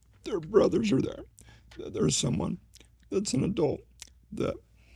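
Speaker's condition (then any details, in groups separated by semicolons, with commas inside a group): ALS; needs voice rest during conversation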